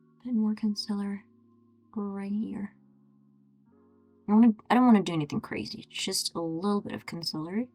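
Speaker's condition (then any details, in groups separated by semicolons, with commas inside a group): No condition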